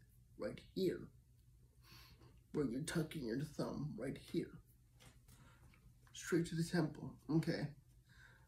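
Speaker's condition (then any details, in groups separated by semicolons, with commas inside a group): Cerebral palsy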